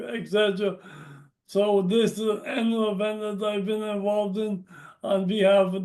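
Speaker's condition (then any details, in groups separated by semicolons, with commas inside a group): Brain injury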